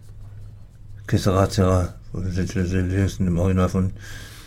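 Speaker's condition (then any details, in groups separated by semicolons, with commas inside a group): Parkinson's disease; impaired fine motor skills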